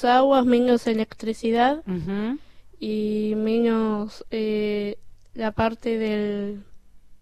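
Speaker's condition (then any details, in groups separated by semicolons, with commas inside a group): Down syndrome; 21 years old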